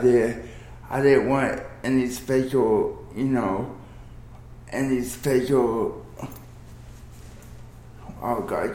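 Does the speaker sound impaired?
Yes: cerebral palsy.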